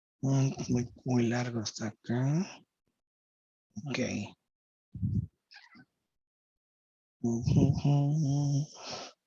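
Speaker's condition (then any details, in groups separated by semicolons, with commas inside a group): No condition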